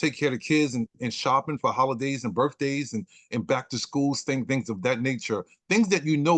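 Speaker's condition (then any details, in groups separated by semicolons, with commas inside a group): No condition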